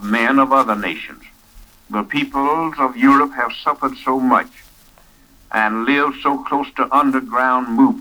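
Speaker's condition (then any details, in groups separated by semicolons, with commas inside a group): No condition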